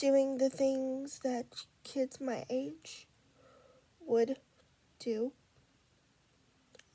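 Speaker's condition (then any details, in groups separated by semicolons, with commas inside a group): Cerebral palsy; unable to walk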